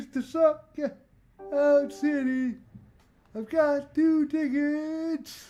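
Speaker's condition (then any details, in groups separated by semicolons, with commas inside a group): Cerebral palsy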